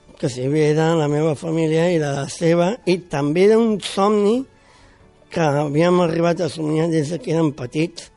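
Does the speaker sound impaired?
Yes: Down syndrome; congenital, born with it, extra chromosome, age 45.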